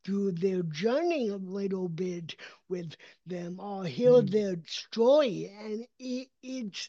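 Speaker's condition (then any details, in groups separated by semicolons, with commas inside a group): Cerebral palsy, mild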